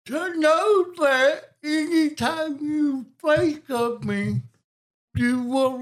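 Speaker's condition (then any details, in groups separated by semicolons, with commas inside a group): Cerebral palsy; speech impediment, unaware until age twelve, did not recognise own recorded voice, listeners judge on hearing voice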